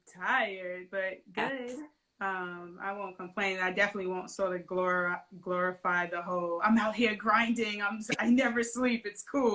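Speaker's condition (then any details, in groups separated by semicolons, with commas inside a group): No condition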